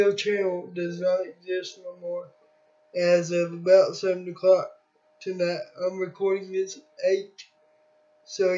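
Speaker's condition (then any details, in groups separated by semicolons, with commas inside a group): Cerebral palsy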